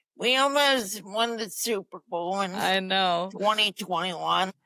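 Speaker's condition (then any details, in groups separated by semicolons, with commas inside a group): Cerebral palsy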